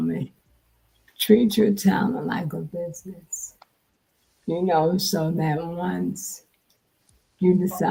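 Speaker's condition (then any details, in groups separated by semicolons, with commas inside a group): Multiple sclerosis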